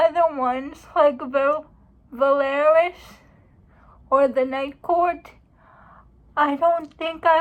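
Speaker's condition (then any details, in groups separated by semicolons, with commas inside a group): Cerebral palsy; uses wheelchair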